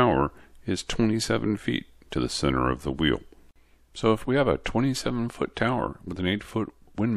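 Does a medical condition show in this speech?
No.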